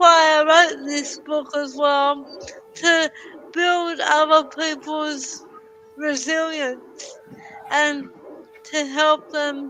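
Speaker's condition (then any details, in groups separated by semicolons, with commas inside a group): Cerebral palsy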